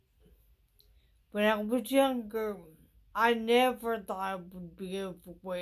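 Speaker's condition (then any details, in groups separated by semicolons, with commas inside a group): Traumatic brain injury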